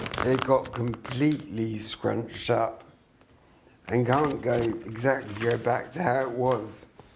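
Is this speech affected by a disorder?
Yes: traumatic brain injury.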